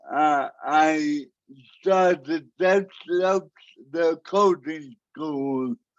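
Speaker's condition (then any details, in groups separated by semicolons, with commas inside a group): Cerebral palsy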